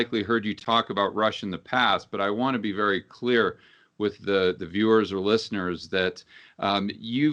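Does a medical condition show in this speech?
No.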